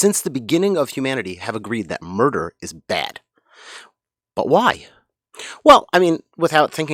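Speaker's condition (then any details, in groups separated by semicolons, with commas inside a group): No condition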